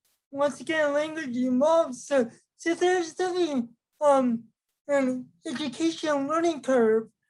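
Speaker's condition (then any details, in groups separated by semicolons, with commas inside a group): Cerebral palsy; affects ability to speak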